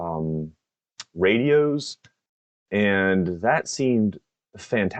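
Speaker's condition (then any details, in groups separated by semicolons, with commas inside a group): No condition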